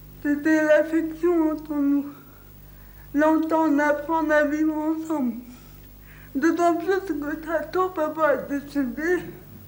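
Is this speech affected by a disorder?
Yes: cerebral palsy.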